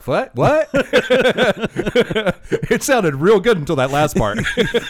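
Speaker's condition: No condition

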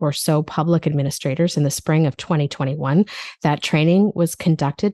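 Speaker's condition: No condition

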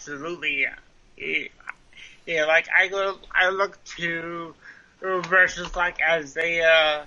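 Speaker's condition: Cerebral palsy, mild; trouble writing

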